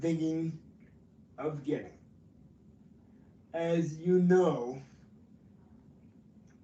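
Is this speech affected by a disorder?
Yes: cerebral palsy; from birth, affects legs; limited hand use, voice-controlled assistive technology.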